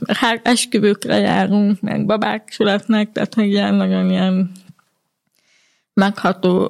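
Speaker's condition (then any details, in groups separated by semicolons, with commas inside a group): Hearing impairment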